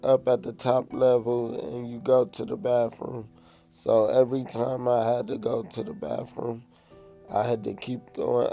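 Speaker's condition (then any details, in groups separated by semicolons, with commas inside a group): Cerebral palsy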